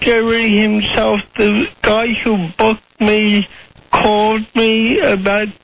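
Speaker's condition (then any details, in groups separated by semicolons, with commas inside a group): Cerebral palsy; speech impediment noted by audience member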